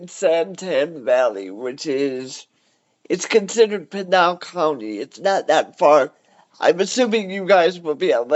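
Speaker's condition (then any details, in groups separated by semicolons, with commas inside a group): Cerebral palsy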